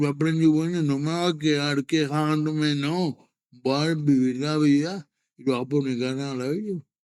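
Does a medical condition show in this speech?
Yes: cerebral palsy.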